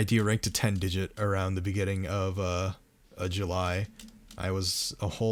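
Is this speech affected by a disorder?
No.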